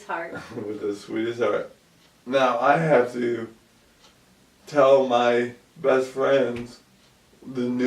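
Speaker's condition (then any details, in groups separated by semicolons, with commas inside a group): ALS; about 2 years since onset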